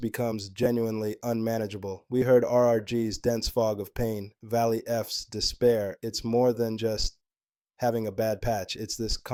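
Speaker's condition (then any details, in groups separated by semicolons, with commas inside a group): No condition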